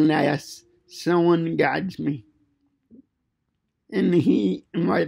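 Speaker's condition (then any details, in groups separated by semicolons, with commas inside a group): Cerebral palsy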